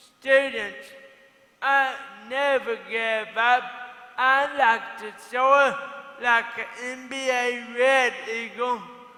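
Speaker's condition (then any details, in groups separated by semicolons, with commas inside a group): Cerebral palsy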